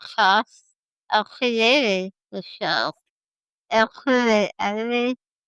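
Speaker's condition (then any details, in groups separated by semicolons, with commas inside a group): Spinal muscular atrophy type 1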